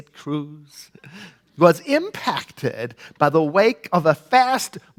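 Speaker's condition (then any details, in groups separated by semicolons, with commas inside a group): No condition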